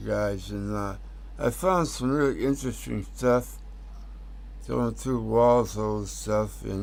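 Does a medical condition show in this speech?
Yes: tongue cancer; tongue tumor.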